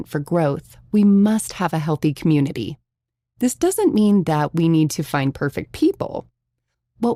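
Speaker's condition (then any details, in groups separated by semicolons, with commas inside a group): No condition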